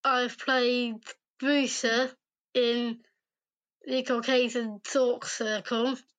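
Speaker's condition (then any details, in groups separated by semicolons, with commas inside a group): Down syndrome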